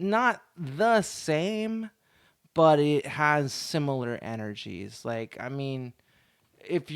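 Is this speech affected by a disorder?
No.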